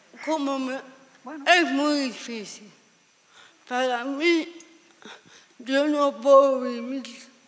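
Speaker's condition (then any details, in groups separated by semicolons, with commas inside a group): Severe cerebral palsy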